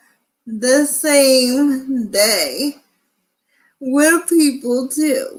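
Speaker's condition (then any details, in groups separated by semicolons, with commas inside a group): Cerebral palsy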